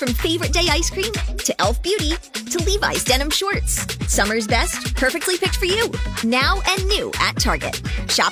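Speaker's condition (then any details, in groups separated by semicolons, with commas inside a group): No condition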